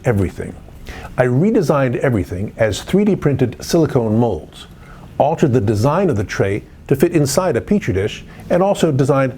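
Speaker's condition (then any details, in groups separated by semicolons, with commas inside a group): No condition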